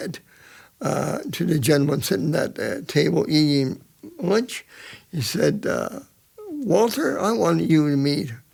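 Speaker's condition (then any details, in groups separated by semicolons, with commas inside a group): Cerebral palsy; present from birth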